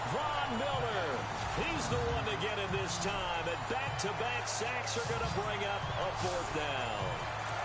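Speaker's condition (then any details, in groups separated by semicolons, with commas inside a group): No condition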